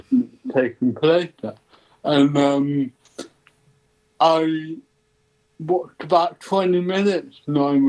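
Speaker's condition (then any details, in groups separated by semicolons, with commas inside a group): Cerebral palsy; ataxic type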